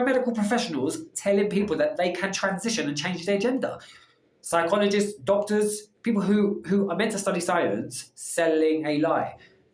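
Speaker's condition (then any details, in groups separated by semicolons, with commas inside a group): No condition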